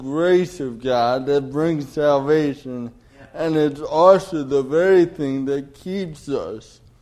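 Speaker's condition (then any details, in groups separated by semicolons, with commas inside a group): Cerebral palsy; Kennedy Krieger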